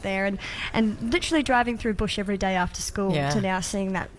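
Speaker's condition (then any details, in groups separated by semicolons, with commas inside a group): Cleft palate; childhood support from Variety children's charity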